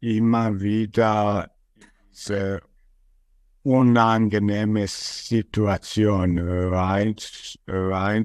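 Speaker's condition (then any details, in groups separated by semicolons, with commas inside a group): Stuttering; onset at age five, about 32 years; blocks with muscle tension, monitors tension to catch blocks early, phone calls once impossible; repeated sounds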